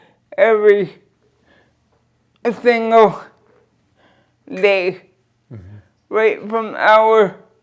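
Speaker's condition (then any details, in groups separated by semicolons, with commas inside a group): Cerebral palsy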